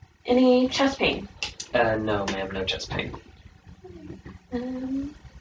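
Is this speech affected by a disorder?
No.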